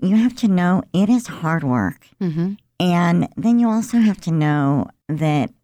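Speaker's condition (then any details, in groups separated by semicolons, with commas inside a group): Cleft lip and palate; congenital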